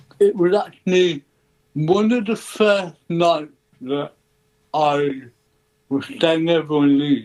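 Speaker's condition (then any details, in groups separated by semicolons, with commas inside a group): Cerebral palsy; ataxic type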